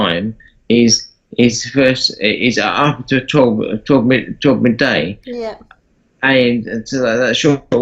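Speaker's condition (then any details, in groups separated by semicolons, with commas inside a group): Parkinson's disease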